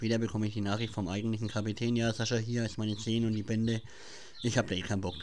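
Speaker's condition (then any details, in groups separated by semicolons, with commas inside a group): Cleft palate; cleft palate present since childhood, speech impediment; listeners messaged that he cannot be understood, mimicked and mocked when reading aloud at school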